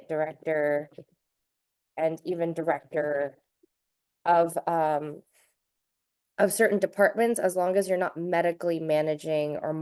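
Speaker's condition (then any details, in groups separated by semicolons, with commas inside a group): No condition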